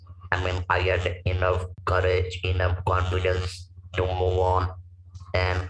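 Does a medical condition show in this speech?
Yes: laryngectomy for vocal cord cancer, stage 4 vocal cord cancer; speaks with electrolarynx; stage 4 vocal cord cancer at 44, Dr. Kultup Patel surgery, tracheostomy, 30 radiotherapy in Ahmedabad; 25-26 years post cancer, breathes only through neck stoma, self-taught electrolarynx held under chin; lost natural voice, hoarse then whispering, wrote 3 months, robotic electrolarynx voice, no pitch or emotion.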